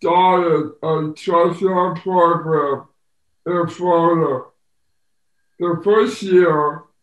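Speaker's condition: Down syndrome

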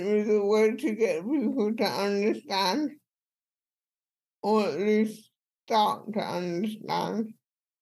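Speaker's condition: Cerebral palsy; speech impediment

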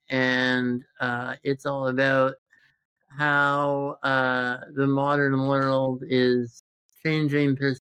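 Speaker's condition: Congenital muscular dystrophy; present since birth

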